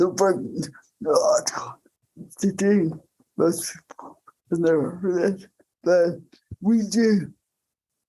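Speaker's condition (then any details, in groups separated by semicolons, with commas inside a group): Cerebral palsy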